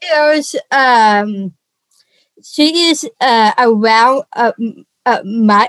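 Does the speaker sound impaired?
Yes: Down syndrome; congenital, sleep apnea now in remission, no longer uses CPAP mask.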